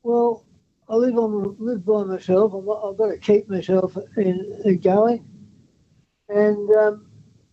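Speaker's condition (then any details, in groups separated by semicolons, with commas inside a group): Parkinson's disease; sleeps no more than about 4 hours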